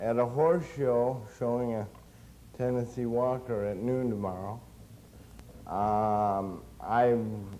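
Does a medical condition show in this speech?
Yes: cerebral palsy; since birth.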